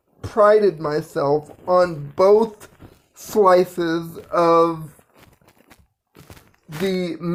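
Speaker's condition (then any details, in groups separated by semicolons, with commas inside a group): Cerebral palsy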